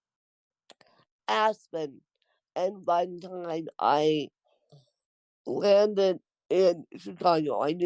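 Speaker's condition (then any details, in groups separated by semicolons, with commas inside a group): Cerebral palsy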